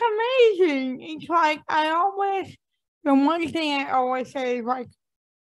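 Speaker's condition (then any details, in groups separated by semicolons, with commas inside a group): Cerebral palsy; cerebral palsy from lack of oxygen at birth, right-brain damage affecting left side of body; impaired speech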